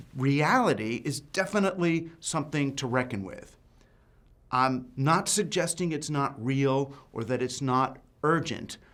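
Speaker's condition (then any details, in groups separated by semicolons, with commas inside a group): No condition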